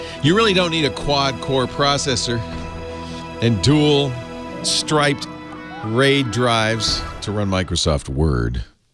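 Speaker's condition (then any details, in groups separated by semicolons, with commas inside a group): No condition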